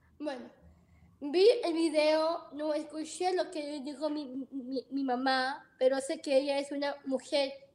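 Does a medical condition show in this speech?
Yes: Down syndrome; present from birth.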